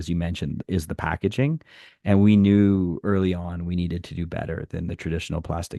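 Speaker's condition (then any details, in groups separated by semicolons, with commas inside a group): No condition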